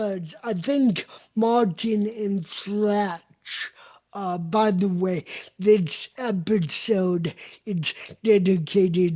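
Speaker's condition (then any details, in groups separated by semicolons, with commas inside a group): Cerebral palsy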